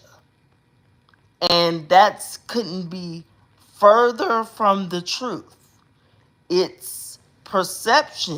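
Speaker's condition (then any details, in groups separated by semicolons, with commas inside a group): Cerebral palsy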